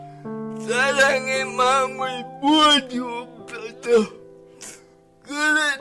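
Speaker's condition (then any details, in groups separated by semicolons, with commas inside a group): Brain lesion disability grade 1, severe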